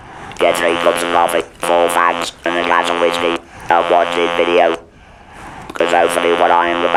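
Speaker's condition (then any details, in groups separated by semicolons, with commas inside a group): Laryngeal cancer with laryngectomy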